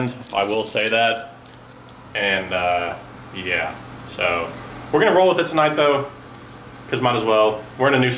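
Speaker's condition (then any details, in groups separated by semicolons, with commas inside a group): No condition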